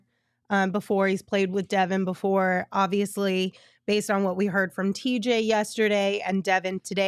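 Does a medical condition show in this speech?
No.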